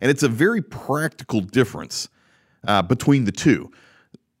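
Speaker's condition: No condition

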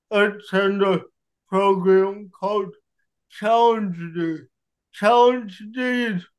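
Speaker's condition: Cerebral palsy; lifts weights

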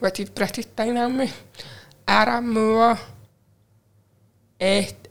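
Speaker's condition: Profound deafness, cochlear implant; learned to listen through implant, sign language learned around age 16; getting tired, following conversations exhausting; learned to talk before sign language, speaks to hearing people, signs to deaf people

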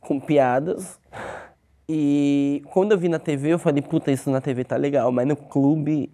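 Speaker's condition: Cleft lip; congenital cleft lip

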